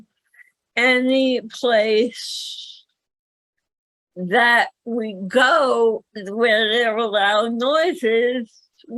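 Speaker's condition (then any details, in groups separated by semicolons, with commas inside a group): Cerebral palsy; speaks better than types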